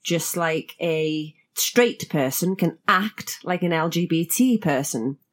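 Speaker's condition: No condition

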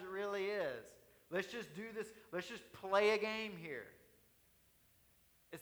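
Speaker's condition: No condition

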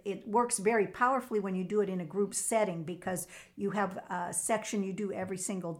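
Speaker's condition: No condition

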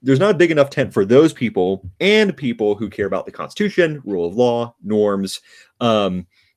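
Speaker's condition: No condition

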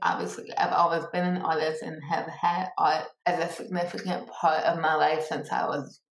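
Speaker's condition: Cerebral palsy; people sometimes ask about it

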